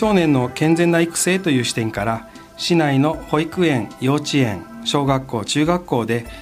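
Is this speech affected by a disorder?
No.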